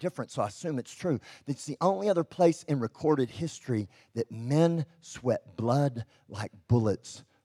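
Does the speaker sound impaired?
Yes: cleft lip and palate; congenital.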